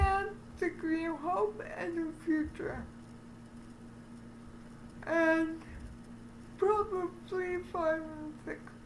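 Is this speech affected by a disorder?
Yes: cerebral palsy.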